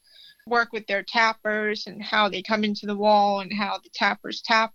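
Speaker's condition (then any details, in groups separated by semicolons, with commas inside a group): Usher syndrome, profoundly deaf; type 1, rare genetic, born profoundly deaf, two cochlear implants, retinitis pigmentosa, balance affected; cochlear implants allow hearing and talking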